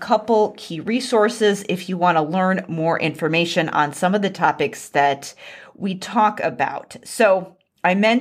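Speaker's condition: No condition

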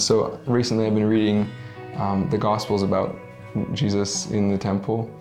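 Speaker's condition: No condition

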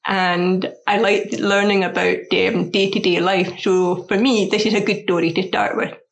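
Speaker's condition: Deafness; accent in foreign languages

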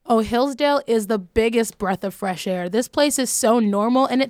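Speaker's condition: No condition

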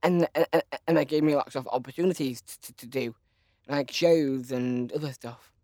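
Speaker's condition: Down syndrome

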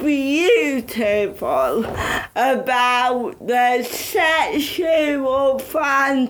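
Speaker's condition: Cerebral palsy; not intelligence

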